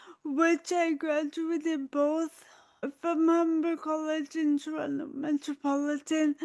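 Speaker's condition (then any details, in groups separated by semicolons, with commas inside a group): Autoimmune disease, spinal cord injury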